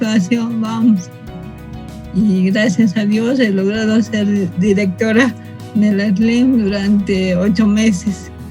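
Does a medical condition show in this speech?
Yes: cerebral palsy from birth.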